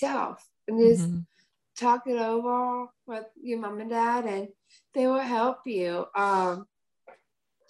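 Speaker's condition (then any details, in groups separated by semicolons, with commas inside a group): Down syndrome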